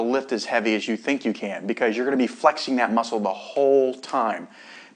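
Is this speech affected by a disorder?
No.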